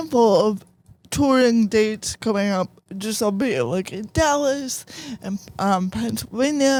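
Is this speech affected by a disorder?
Yes: cerebral palsy.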